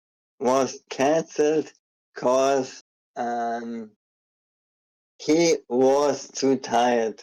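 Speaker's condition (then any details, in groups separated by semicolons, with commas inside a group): ALS; struggles to form sentences while speaking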